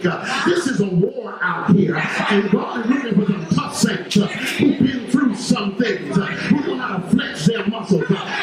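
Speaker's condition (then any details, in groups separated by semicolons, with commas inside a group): No condition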